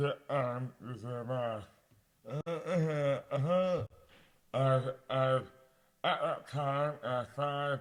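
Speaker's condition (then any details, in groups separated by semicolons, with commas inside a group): Dystonia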